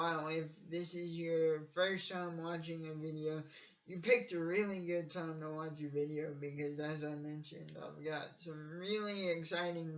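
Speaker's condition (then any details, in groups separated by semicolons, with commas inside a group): Cerebral palsy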